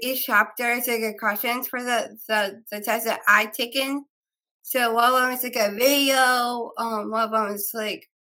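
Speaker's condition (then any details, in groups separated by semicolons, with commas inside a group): Down syndrome; three copies of 21st chromosome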